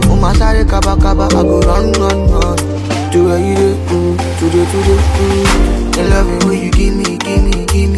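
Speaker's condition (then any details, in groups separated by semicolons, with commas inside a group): No condition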